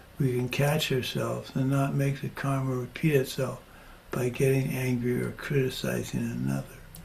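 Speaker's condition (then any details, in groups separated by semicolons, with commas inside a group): Parkinson's; progressing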